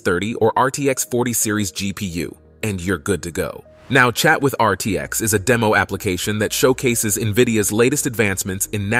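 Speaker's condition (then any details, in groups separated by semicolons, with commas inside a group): No condition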